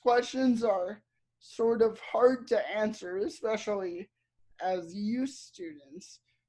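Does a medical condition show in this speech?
Yes: cerebral palsy; audibly affected speech.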